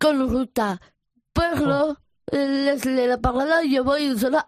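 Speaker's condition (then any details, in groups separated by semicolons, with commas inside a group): Down syndrome; congenital, extra copy of chromosome 21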